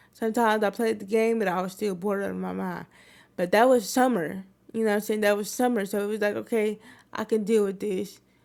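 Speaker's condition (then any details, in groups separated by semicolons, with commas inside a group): Cerebral palsy; wheelchair user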